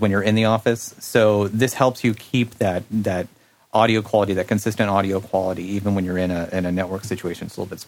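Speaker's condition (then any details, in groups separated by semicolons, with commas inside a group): No condition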